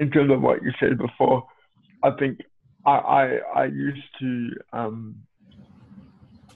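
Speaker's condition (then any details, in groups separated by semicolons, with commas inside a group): Cerebral palsy; since birth, fully reliant on electric wheelchair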